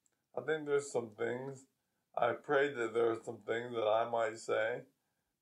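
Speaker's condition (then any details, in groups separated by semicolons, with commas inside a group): ALS; diagnosed after progressive weakness and drop in football performance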